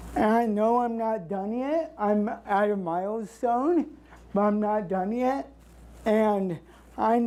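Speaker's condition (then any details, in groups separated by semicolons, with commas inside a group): Cerebral palsy; since birth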